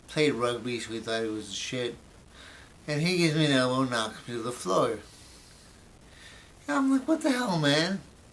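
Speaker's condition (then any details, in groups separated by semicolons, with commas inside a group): Brain injury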